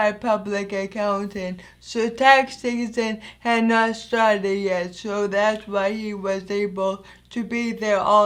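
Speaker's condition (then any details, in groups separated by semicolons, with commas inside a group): Anoxic brain injury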